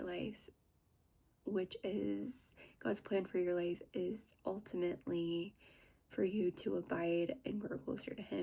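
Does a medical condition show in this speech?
No.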